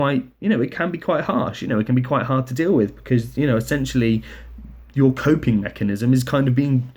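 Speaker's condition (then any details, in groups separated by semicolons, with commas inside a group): No condition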